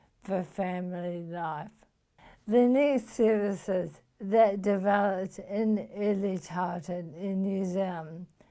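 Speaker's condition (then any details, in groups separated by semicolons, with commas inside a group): Motor neuron disease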